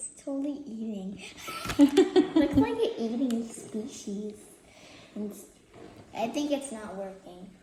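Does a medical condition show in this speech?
No.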